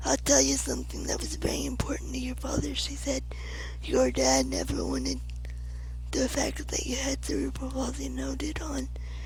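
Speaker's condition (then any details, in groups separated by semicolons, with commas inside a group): Cerebral palsy; mixed spastic-athetoid, mainly ataxic, legs and arms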